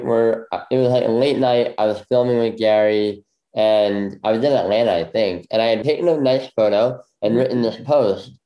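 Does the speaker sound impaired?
Yes: bilateral cleft lip; congenital bilateral, jaw surgery twice, 13 surgeries, braces 15 years, left ear tumor, left hearing loss.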